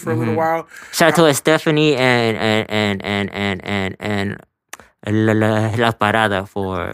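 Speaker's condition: Stutter; kept from trying comedy earlier; largely controlled per host; host notes no stuttering while recording, though word and phrase repetitions appear; repeated sounds, repeated words

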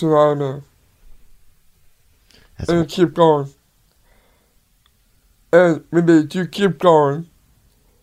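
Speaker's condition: Down syndrome; tying shoes difficult, works 5 to 10 times harder to build muscle

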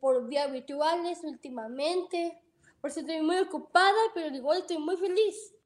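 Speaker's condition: Down syndrome; ongoing therapies

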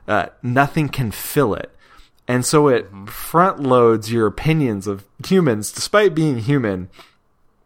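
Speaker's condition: No condition

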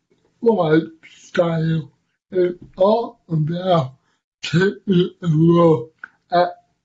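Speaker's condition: Cerebral palsy; affects muscle movement

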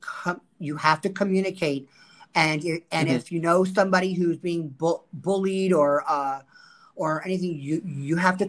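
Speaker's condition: Stuttering; stuttering since school years, teased for it; repeated sounds, prolonged sounds

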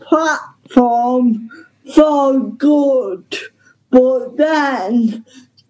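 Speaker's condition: Ataxic cerebral palsy; no breathing for 17 minutes

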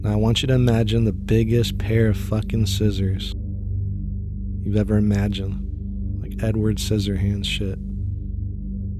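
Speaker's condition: No condition

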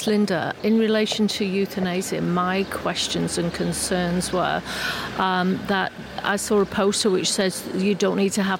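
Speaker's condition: No condition

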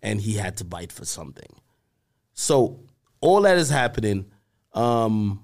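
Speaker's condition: No condition

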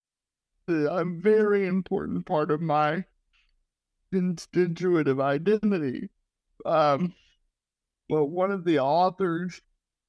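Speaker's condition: Cerebral palsy

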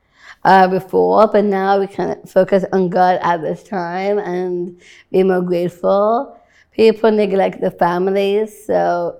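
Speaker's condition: Down syndrome

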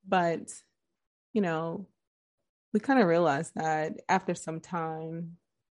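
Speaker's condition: No condition

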